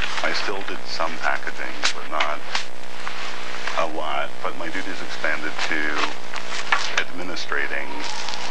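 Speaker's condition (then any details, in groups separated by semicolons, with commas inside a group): No condition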